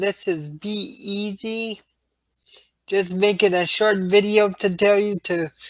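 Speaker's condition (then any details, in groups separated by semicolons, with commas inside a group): Spastic cerebral palsy; spastic quadriplegic, affects hands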